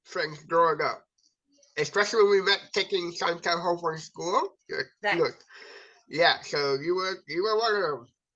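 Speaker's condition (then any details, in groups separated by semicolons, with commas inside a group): Cerebral palsy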